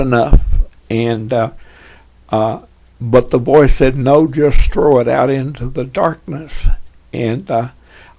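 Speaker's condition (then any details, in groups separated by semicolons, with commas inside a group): Parkinson's; tremors as early symptom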